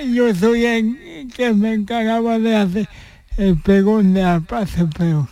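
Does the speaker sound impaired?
Yes: cerebral palsy; since birth, needs extra support for daily living activities; attends Aspace Sevilla day centre for stimulation, needs adapted bus to reach centre.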